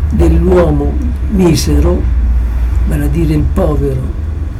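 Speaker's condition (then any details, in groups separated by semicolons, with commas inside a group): Parkinson's disease; approaching final stage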